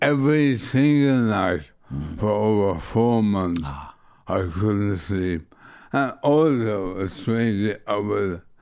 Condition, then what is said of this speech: ALS (motor neuron disease). It's easy to understand everything that you're saying.